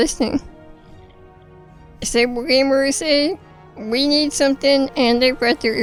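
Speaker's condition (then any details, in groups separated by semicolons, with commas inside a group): Spinal muscular atrophy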